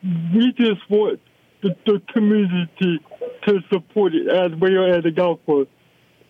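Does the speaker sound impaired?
Yes: cerebral palsy; balance issue; noticing physical decline, returning to physical therapy after little therapy last year.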